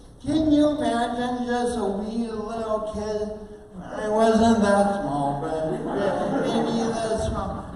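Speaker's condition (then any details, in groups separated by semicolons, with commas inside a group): Oxygen-related condition, speech impairment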